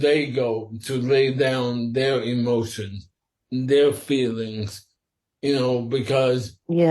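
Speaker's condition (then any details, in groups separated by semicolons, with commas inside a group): Sporadic ALS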